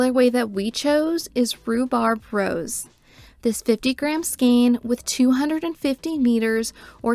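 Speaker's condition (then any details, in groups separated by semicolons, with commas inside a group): No condition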